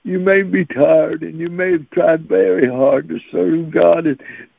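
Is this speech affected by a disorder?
Yes: cerebral palsy; since birth.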